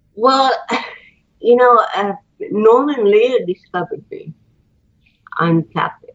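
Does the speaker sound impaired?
Yes: cerebral palsy; botox.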